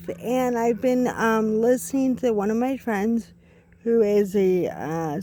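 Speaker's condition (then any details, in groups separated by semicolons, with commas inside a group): Cerebral palsy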